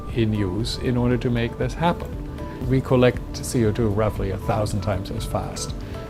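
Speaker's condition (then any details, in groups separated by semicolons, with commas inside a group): No condition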